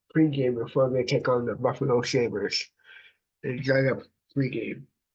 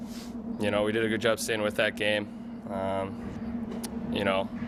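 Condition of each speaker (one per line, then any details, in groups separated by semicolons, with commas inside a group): Cerebral palsy; from birth, affects brain and body muscles
No condition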